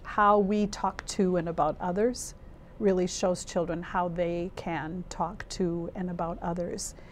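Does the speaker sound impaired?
No.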